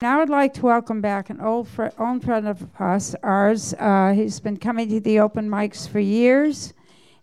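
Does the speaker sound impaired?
No.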